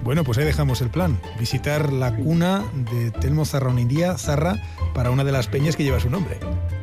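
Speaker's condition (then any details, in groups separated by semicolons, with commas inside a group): No condition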